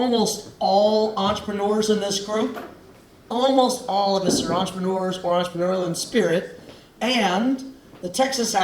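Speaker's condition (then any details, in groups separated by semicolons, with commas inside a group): No condition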